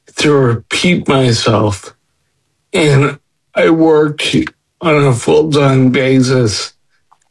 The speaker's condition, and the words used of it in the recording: Ataxia. Definitely a lot more confidence, speech-wise, but I am asked less often to repeat myself